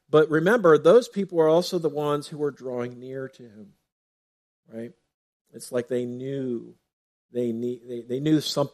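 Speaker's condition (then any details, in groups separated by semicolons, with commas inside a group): No condition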